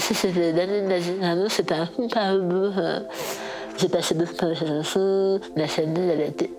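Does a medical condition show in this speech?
Yes: total glossectomy; base of tongue cancer, flap necrosis, ventilator via tracheostomy, temporary laryngectomy, nasogastric tube; eats everything perfectly again; voice deeper before diagnosis, incomprehensible after surgery, intensive speech therapy at CRIL, sister understood.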